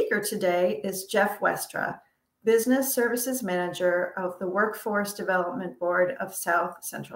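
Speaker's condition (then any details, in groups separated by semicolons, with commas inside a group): No condition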